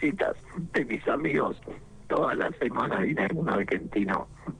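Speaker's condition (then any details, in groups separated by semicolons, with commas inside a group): Laryngectomy, esophageal speech; no assistive device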